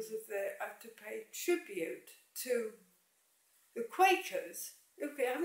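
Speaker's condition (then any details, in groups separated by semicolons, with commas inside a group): MND, mild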